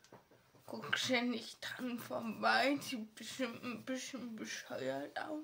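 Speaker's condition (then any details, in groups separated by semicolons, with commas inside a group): Ataxia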